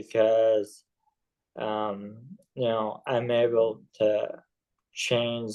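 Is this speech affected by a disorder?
Yes: ALS.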